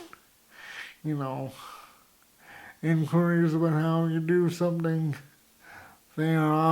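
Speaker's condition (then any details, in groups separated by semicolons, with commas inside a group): Cerebral palsy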